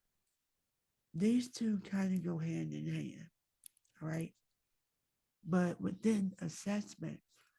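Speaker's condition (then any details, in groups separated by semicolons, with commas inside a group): Myasthenia gravis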